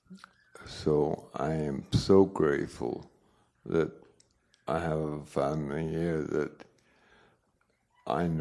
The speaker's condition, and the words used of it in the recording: Stroke. And it left me with an inability to speak intelligibly, and I praise God that even though the equilibrium and balance are a challenge in depth perception